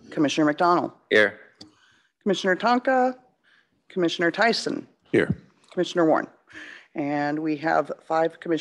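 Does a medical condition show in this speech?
No.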